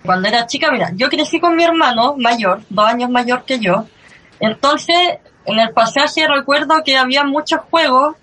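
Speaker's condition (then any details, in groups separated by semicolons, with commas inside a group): Cleft lip and palate; since early childhood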